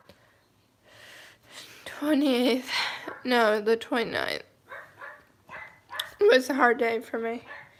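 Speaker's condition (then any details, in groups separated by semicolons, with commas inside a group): Cerebral palsy, mild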